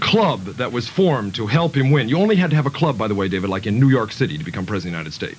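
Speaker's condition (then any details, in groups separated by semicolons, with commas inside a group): No condition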